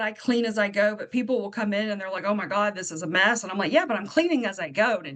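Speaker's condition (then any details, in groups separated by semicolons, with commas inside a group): No condition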